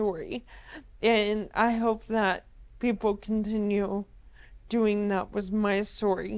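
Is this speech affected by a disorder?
Yes: ALS; about 10 years since diagnosis, uses wheelchair, slow progression.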